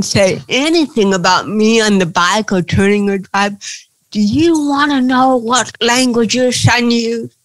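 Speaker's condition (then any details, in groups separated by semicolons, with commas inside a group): Cerebral palsy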